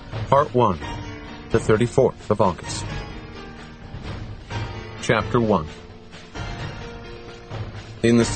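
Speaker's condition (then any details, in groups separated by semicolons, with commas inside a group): No condition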